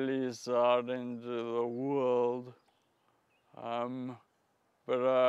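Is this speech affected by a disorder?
Yes: Friedreich's ataxia; speech affected.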